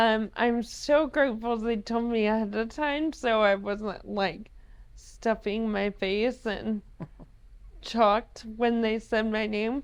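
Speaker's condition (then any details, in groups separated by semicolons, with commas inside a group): ALS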